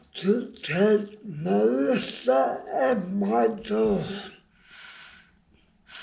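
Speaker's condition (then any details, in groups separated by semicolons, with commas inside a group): Brain injury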